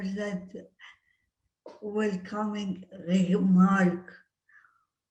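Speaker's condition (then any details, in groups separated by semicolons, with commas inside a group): Cerebral palsy; speech impediment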